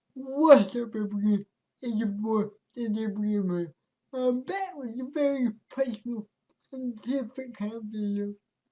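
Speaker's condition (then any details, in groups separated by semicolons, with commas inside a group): Cerebral palsy; speech affected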